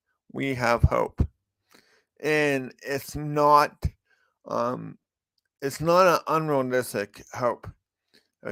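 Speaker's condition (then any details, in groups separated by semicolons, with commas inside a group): Cerebral palsy; from birth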